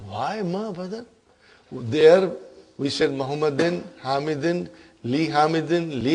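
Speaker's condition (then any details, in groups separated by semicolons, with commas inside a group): No condition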